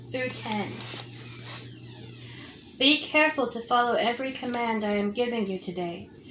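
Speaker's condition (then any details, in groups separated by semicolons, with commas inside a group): No condition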